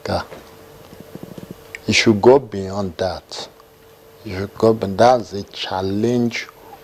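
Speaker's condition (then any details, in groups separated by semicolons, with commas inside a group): Cerebral palsy; affects movement and muscle tone; diagnosed as adult, about eight years ago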